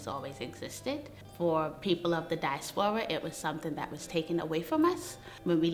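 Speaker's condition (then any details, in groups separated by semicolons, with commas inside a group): No condition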